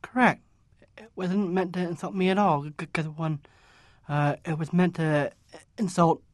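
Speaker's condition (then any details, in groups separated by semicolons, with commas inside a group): Down syndrome; cognitive disability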